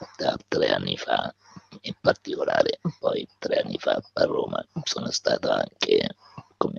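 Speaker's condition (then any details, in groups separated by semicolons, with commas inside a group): Laryngectomy; head and neck tumour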